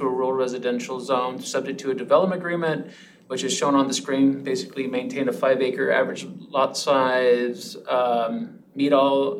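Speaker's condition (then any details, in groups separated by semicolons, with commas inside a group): No condition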